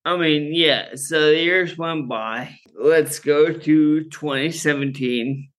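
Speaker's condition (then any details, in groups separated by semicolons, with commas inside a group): Friedreich's ataxia; genetic neuromuscular condition from birth, normal childhood, slowly worsening, diagnosed sophomore year of college; progressive, cannabis strain with doctor's guidance for neuropathic pain, muscle relaxing, sleep, ataxia worse when tired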